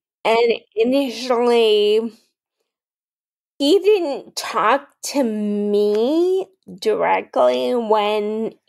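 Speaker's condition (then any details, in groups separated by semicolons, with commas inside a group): Friedreich's ataxia, mild; mild speech issues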